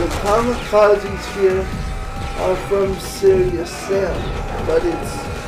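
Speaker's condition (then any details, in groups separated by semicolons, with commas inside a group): Cerebral palsy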